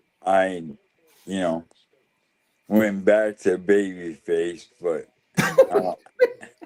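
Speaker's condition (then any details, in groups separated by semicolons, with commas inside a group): Lou Gehrig's disease (ALS)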